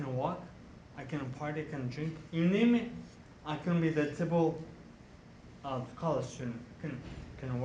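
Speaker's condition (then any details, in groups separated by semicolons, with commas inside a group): Traumatic brain injury; ataxia affecting balance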